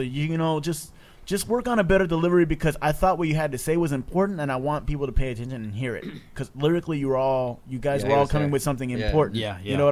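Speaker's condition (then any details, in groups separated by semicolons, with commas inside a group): No condition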